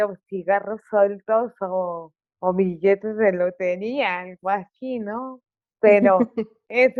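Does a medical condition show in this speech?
Yes: cerebral palsy; articulation affected.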